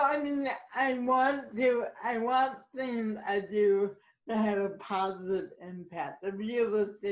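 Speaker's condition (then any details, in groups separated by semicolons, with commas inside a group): Cerebral palsy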